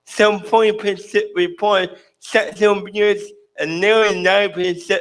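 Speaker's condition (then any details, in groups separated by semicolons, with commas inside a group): Cerebral palsy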